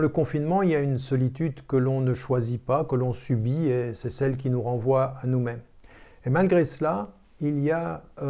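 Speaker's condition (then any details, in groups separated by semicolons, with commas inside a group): No condition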